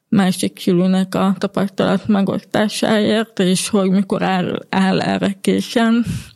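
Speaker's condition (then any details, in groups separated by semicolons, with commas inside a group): Hearing impairment; communicates in spoken language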